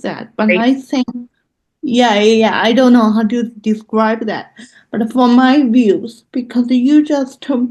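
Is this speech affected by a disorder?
Yes: cerebral palsy; loss of muscle control.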